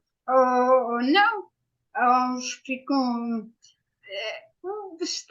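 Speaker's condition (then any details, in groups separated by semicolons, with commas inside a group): Ataxia; ataxia after brain injury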